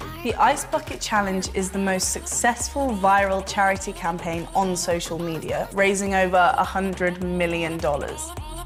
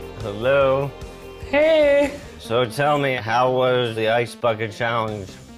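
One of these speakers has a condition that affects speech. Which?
The second: ALS; gradually increasing weakness.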